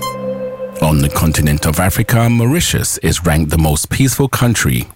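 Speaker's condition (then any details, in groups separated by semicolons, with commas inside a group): No condition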